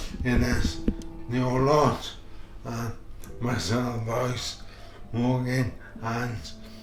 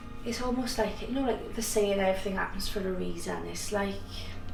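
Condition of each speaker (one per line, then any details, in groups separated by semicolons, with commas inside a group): Motor neurone disease; affects throat muscle; diagnosed about a year ago, progressive; voice changed early, throat muscle impaired, cannot project voice
No condition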